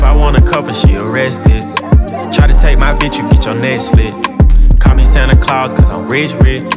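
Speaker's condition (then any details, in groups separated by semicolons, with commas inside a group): No condition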